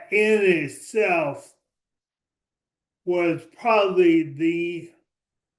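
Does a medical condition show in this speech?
Yes: ALS.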